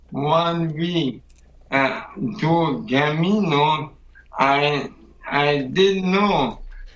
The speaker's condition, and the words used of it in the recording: ALS (motor neuron disease). But it's going inside, my deep inside, and then I can write much more than I can speak.